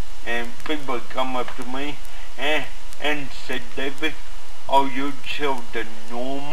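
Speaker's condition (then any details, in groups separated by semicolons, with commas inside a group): Cerebral palsy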